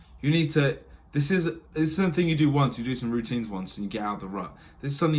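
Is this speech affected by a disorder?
No.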